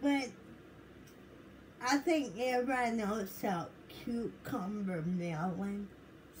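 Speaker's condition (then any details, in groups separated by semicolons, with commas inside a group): Cerebral palsy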